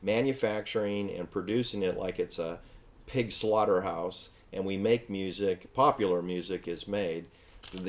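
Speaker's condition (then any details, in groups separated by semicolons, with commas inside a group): No condition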